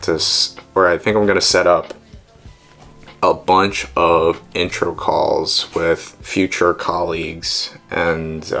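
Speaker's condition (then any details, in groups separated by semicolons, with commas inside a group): No condition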